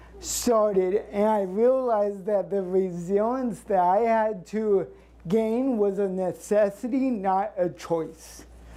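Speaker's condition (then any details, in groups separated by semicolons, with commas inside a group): Cerebral palsy; since birth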